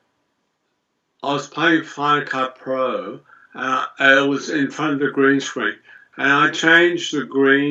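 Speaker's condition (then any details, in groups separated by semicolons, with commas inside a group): Multiple sclerosis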